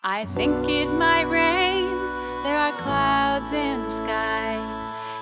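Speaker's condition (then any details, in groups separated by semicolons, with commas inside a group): No condition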